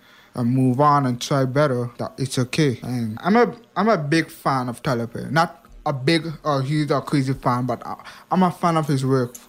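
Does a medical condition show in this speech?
Yes: hearing impairment; past speech impediment, ongoing hearing loss; speech impediment overcome through much speech practice and focused listening.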